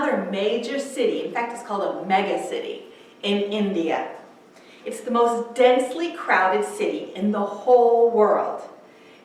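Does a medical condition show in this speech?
No.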